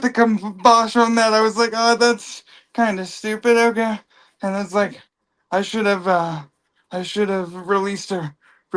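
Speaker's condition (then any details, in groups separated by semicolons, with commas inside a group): Cerebral palsy; from birth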